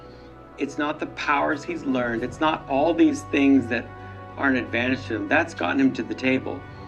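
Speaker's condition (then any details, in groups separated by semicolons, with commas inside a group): No condition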